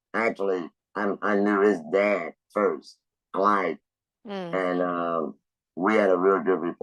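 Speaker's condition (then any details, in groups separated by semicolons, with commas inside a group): Laryngectomy; laryngectomy for cancer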